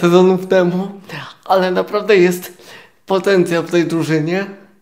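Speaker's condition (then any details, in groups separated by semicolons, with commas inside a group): Cerebral palsy, quadriplegic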